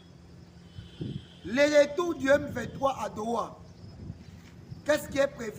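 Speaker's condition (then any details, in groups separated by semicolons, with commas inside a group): No condition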